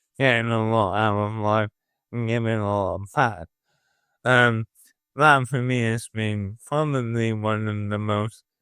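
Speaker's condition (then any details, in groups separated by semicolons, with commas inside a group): Motor neuron disease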